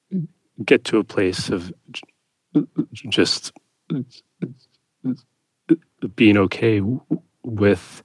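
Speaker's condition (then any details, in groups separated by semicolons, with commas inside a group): Stuttering; neurological stuttering since childhood; adult; repetitions, long painful blocks on first part of words, trouble breathing during blocks; repeated sounds, blocks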